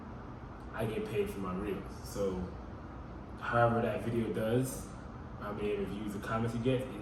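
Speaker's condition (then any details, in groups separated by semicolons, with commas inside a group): No condition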